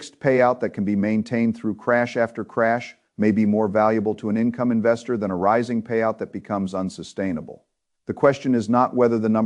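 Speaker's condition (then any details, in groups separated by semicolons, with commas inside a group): No condition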